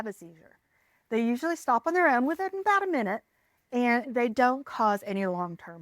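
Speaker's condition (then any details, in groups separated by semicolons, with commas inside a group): No condition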